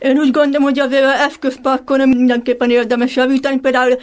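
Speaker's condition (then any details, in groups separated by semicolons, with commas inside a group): Deafblindness (hearing impairment)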